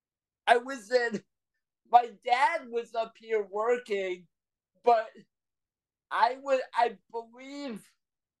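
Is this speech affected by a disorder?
Yes: cerebral palsy; trouble with breath control earlier in recording, needs to catch breath at times.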